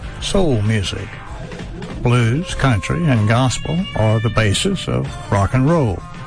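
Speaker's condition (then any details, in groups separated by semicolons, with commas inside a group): No condition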